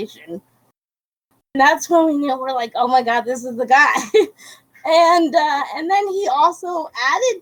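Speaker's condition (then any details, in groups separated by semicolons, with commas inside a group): Cerebral palsy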